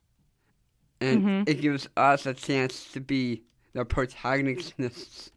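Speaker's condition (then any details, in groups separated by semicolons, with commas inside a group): Down syndrome; able to express self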